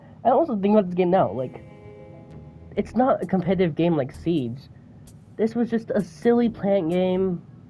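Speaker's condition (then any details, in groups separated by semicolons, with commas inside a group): No condition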